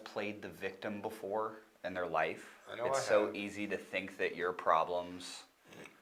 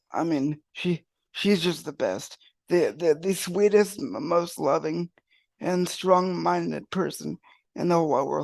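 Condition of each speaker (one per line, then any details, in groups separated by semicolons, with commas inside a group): No condition
Cerebral palsy; wheelchair user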